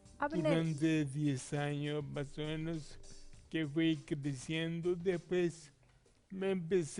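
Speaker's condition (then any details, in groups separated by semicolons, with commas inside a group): Friedreich's ataxia; genetic, from birth, cardiac involvement; wheelchair user, currently fairly stable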